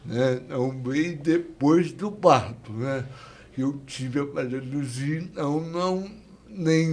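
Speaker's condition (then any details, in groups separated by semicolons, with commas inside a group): Cerebral palsy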